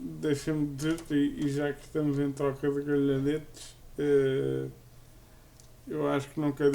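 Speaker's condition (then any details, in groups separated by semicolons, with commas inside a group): Cerebral palsy; uses a wheelchair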